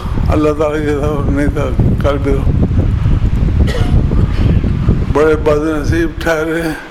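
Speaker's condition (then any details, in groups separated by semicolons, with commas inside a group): Difficulty speaking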